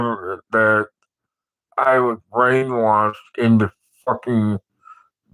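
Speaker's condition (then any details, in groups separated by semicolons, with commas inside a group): Parkinson's; speech impediment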